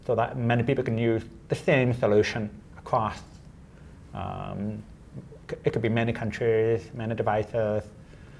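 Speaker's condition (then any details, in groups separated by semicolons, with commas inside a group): Deafness; unable to make phone calls unaided; uses Roger Voice app captioning phone calls instantly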